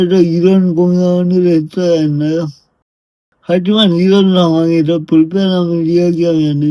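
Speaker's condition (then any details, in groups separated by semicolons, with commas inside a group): Brain lesion disability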